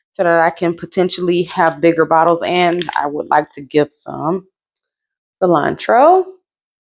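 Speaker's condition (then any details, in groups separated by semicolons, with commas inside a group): No condition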